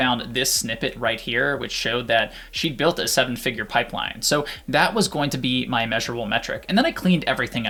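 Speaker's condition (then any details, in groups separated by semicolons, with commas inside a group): No condition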